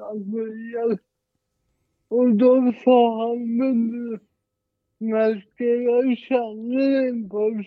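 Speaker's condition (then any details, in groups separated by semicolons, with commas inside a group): Cerebral palsy, mild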